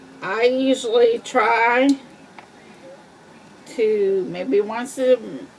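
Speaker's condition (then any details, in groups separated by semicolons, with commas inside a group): Cerebral palsy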